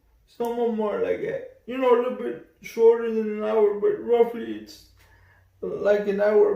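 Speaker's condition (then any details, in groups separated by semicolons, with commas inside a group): Cerebral palsy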